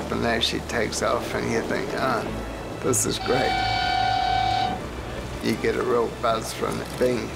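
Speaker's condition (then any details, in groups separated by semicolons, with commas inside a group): Multiple sclerosis; slurred like drunk as day progresses with fatigue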